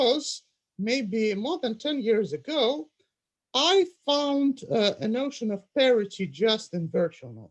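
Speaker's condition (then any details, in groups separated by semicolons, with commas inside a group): No condition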